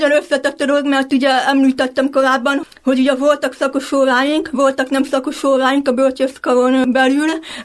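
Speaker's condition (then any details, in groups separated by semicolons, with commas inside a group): Deafblindness (hearing impairment); telescope from Mária Utca eye clinic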